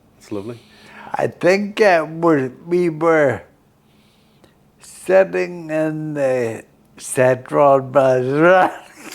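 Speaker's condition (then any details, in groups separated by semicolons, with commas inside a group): Friedreich's ataxia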